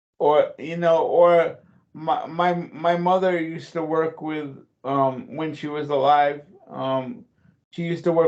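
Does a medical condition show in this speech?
Yes: cerebral palsy; voice goes up and down.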